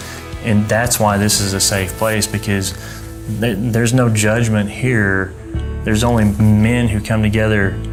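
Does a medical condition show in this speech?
No.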